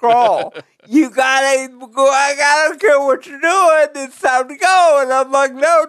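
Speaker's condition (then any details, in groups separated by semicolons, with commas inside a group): Cerebral palsy; difficulty typing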